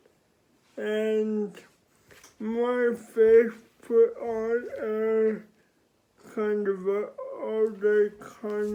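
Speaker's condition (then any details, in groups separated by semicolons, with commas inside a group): Cerebral palsy; respiratory complications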